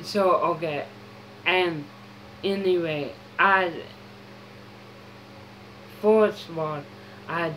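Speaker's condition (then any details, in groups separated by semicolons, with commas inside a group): Mild cerebral palsy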